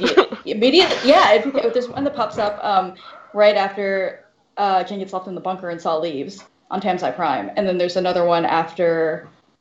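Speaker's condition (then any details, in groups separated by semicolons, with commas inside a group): No condition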